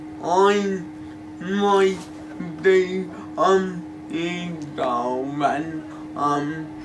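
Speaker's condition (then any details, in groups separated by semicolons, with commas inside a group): Cerebral palsy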